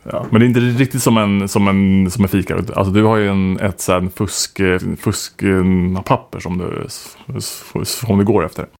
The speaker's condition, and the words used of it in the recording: Stuttering. Alltså jag, jag, jag, jag, jag stammar på alla.